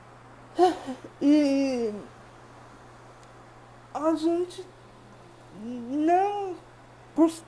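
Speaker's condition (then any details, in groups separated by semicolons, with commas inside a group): Cerebral palsy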